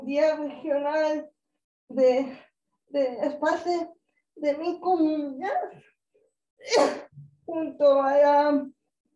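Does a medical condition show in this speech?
Yes: cerebral palsy.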